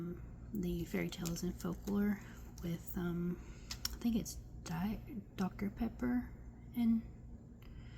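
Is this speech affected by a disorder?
No.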